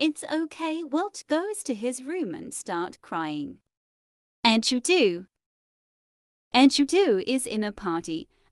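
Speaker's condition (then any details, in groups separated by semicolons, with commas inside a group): No condition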